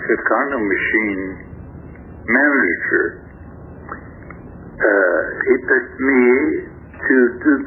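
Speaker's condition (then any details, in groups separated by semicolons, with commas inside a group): Stroke affecting throat muscles; last small stroke affected throat muscles, tough time talking, listener says speech sounds fine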